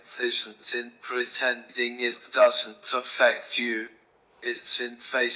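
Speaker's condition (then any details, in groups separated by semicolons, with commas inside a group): Motor neurone disease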